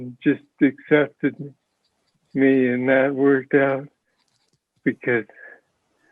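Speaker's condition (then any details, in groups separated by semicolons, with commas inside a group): Parkinson's disease; young onset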